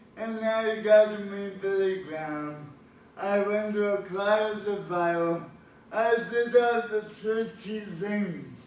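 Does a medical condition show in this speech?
Yes: cerebral palsy.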